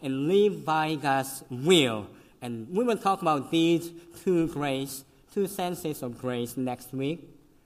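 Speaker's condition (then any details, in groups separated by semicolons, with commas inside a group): Cleft lip and palate, severe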